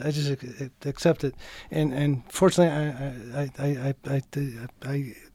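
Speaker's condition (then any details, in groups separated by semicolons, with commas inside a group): Parkinson's disease; diagnosed 17 years ago, progression slowed by medication to tolerable, milder than many patients; medication prescribed by Dr. Burak, levodopa, six-month medical cannabis trial as tincture, vape, gummies, joint, inconvenience, no pain; stuttering problem, worse at both high and low levodopa levels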